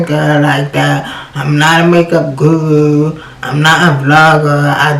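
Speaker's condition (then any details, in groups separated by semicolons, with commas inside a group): Cerebral palsy; from birth, left leg affected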